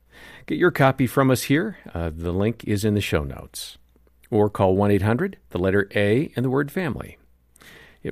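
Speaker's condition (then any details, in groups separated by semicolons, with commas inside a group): No condition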